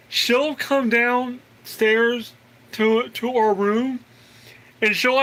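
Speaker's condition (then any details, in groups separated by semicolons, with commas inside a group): Cerebral palsy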